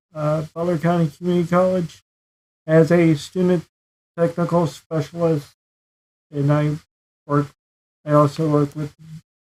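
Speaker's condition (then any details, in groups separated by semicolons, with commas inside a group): Cerebral palsy; predicted never to talk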